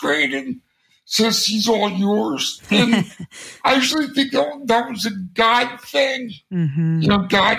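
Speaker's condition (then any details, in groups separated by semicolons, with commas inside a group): Cerebral palsy; since birth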